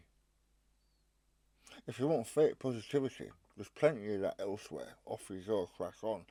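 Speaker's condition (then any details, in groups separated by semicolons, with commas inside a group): Stage 4 tongue cancer, hemiglossectomy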